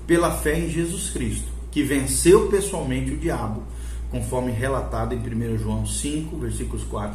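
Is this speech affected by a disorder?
No.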